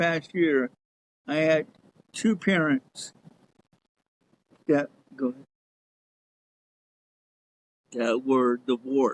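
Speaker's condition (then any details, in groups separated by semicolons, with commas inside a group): Cerebral palsy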